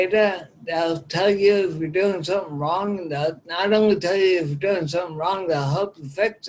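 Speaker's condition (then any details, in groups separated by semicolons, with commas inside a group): Ataxia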